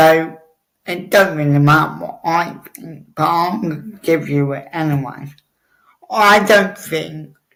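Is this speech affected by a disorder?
Yes: cerebral palsy; obvious speech impediment.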